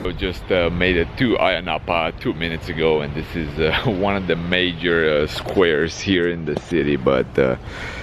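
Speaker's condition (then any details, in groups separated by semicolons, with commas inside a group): No condition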